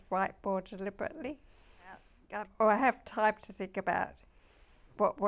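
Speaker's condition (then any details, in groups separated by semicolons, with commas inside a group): MND (ALS); lost ability to talk, uses text to speech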